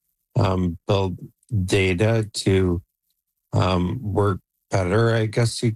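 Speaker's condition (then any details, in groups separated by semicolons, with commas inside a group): ALS; Neuralink N1 implant 3 months ago at Toronto Western Hospital, voice banked with 11 Labs; uses Neuralink N1 brain implant to control computer, currently communicating by computer; voice declining, expects soon to lose speech, computer to speak in AI-cloned voice via Neuralink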